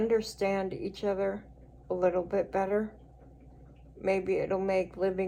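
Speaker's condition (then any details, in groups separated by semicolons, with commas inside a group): Cerebral palsy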